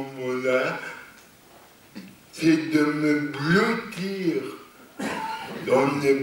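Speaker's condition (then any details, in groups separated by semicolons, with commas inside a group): Cerebral palsy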